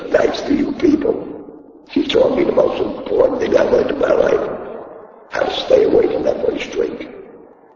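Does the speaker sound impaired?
Yes: laryngectomy; voice box removed by surgery, speech device placed in throat; talks with throat device, needs thumb to talk; taught to talk with throat device, cannot talk without thumb, earlier voice loss.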